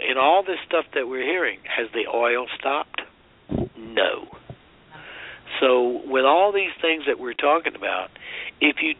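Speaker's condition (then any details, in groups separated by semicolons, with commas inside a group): No condition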